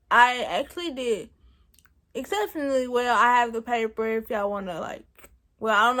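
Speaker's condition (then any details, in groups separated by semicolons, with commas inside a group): Cerebral palsy; present since birth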